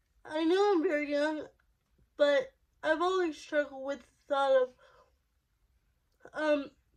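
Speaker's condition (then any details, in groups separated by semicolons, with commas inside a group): Cerebral palsy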